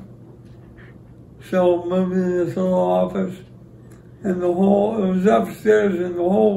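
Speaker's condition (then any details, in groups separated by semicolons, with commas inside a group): ALS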